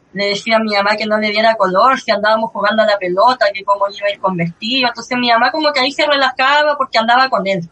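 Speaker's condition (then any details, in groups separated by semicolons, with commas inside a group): Cleft lip and palate; since early childhood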